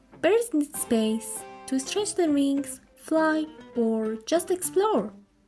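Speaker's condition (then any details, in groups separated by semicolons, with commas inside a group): No condition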